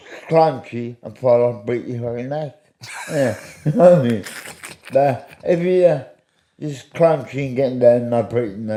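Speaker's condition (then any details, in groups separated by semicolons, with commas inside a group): Medication-induced speech impediment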